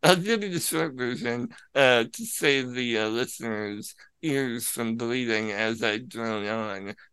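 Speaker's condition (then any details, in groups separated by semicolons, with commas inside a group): Spinal muscular atrophy; from birth, paralyzed neck down, full sensation, overnight breathing machine, hospital bed, wheelchair, parents as caregivers; can be a little difficult to understand at times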